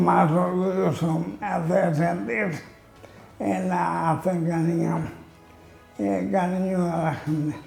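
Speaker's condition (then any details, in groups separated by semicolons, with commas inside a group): Amyotrophic lateral sclerosis (ela)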